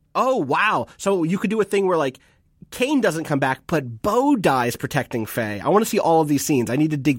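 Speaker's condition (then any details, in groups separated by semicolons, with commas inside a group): No condition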